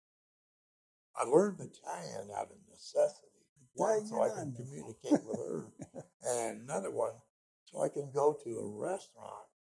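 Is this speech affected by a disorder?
Yes: speech impediment.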